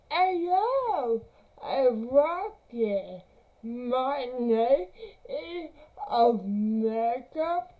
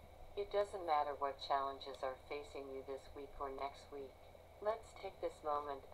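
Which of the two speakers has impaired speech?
The first: cerebral palsy; since birth, difficult birth.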